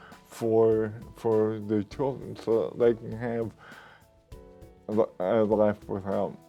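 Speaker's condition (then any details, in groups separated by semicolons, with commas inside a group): Cerebral palsy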